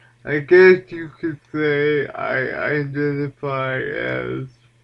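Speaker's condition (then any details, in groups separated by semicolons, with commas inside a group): Cerebral palsy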